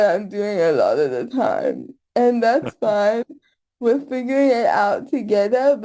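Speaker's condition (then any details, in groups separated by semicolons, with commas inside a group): Cerebral palsy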